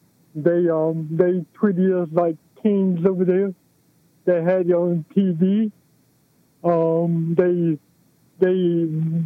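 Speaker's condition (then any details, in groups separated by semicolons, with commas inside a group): Cerebral palsy; affecting movement, balance and posture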